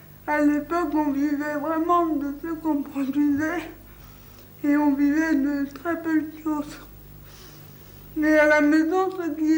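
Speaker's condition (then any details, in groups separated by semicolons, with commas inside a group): Cerebral palsy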